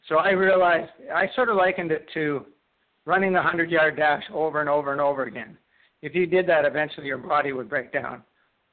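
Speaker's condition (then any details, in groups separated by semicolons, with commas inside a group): Parkinson's disease; left-sided onset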